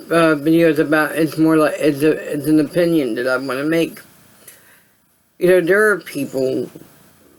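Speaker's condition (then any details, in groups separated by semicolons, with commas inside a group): Cerebral palsy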